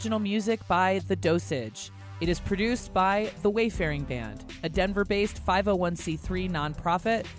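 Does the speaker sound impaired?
No.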